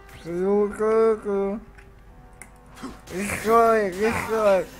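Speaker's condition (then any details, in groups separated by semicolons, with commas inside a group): Cerebral palsy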